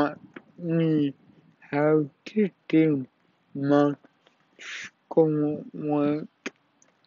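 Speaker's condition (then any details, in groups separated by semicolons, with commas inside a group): Cerebral palsy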